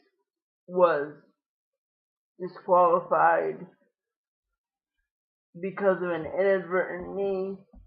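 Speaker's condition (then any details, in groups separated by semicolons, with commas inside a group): Cerebral palsy; wheelchair bound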